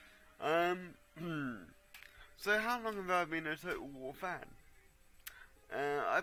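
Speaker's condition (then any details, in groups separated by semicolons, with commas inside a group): Cerebral palsy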